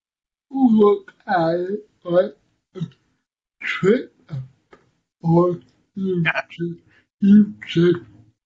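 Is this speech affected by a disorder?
Yes: cerebral palsy; audiences initially unsure they can understand speech, speech described as hard to understand.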